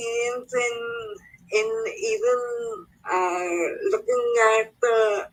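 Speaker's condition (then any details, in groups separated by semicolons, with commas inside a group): Cerebral palsy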